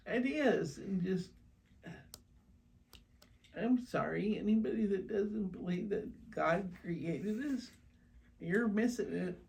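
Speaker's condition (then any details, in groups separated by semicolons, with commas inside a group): Primary progressive multiple sclerosis; brain laser therapy sessions; speech clearer during stimulation sessions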